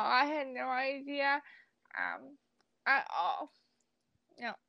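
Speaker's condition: Cerebral palsy; lifelong, wheelchair user, able to stand only with someone supporting weight; uses wheelchair

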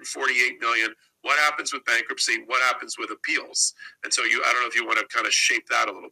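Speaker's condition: No condition

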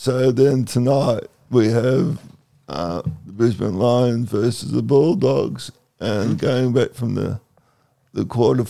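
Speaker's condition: Cerebral palsy; once cold stays cold

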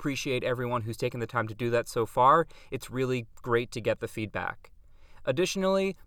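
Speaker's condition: No condition

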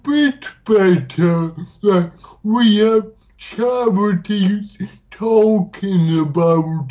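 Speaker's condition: Dysarthria; from cerebral palsy, cannot do separate things with separate fingers; noticeable speech accent, some words misheard by host, host finds easy to understand

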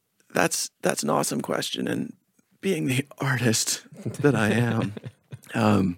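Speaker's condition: Spasmodic dysphonia; onset age 18, worsened over years, linked to singing training, Botox every 6 weeks offered, energy healing; lower voice less consistent, higher pitch more pinched but words get out

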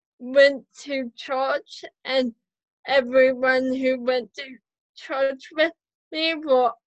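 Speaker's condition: Cerebral palsy, spastic quadriplegic, mild

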